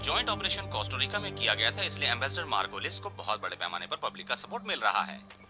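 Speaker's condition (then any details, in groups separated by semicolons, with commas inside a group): No condition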